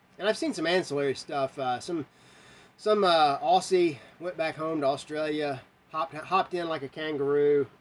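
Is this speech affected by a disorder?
No.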